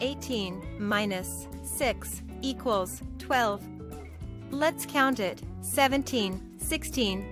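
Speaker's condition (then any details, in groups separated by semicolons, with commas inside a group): No condition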